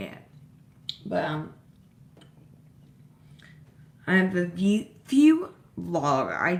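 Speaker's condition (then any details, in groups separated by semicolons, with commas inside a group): Disability causing slurred speech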